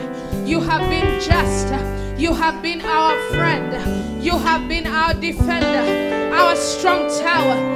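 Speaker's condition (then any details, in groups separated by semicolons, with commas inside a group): No condition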